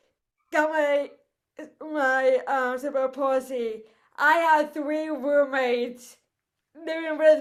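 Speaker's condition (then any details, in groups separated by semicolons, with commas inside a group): Cerebral palsy; voice affected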